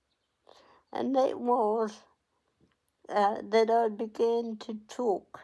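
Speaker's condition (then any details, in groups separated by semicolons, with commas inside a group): Cerebral palsy; onset at 8 days old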